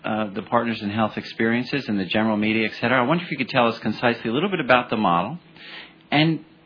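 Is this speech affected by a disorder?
No.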